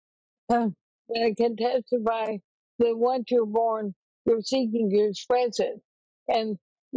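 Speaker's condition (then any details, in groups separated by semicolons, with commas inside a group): ALS; recently diagnosed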